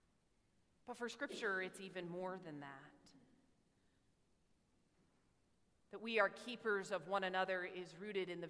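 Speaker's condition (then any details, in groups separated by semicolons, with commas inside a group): No condition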